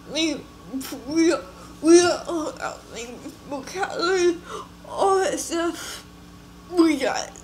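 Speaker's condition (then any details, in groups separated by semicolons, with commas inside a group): Cerebral palsy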